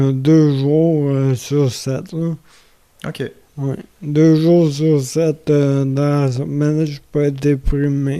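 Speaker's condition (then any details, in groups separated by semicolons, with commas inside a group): Amyotrophic lateral sclerosis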